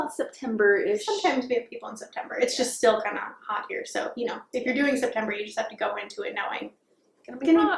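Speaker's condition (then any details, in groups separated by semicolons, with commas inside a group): No condition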